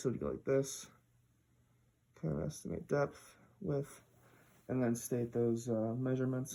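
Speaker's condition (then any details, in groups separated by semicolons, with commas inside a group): No condition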